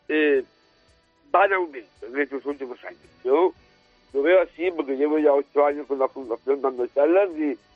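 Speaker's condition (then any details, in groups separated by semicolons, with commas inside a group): Down syndrome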